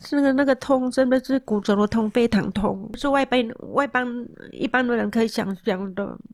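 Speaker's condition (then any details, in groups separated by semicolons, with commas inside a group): Moderate-to-severe hearing loss; car accident with seven days bedridden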